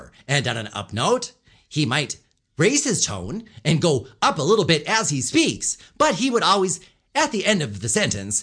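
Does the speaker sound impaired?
No.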